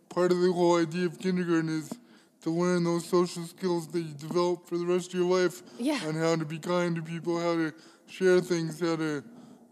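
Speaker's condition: Cerebral palsy; poor typing ability

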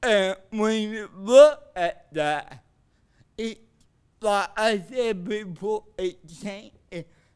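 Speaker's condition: Cerebral palsy

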